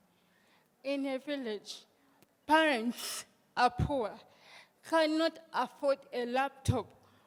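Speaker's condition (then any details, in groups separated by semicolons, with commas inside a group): Cerebral palsy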